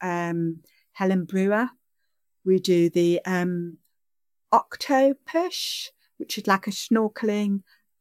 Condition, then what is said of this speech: Deafness. They might use sign-supported English, which is what I'm using now.